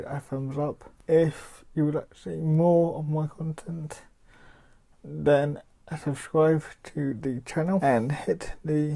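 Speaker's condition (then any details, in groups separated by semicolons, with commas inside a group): Mild cerebral palsy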